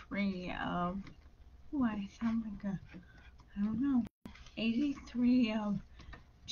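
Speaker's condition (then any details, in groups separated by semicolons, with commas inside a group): Brain injury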